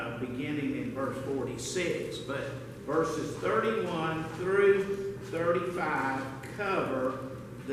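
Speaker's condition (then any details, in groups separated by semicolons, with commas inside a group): No condition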